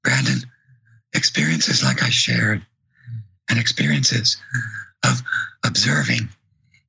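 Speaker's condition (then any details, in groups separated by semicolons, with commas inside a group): Vocal cord paralysis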